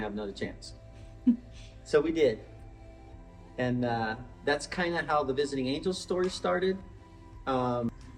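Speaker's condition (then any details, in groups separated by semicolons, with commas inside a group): No condition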